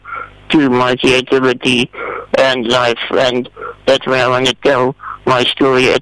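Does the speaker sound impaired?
Yes: spinal muscular atrophy type 2.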